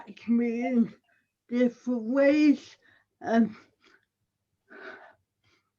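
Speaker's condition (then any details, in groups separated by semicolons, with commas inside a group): Cerebral palsy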